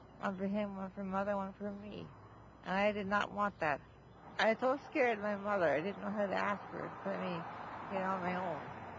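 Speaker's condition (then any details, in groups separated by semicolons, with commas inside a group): Cerebral palsy; restricted movement, wheelchair user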